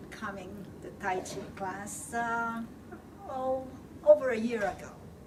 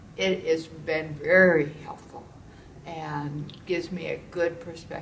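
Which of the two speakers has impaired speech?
The second: primary progressive multiple sclerosis; practicing tai chi, symptoms improving.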